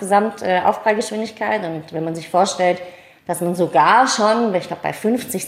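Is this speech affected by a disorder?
Yes: cleft palate, mild; small speech impediment, audible to listeners.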